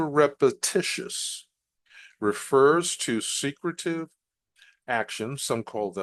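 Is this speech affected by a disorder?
No.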